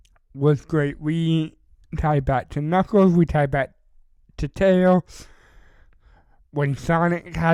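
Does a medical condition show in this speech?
Yes: cerebral palsy.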